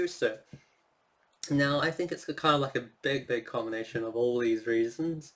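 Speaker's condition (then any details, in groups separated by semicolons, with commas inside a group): No condition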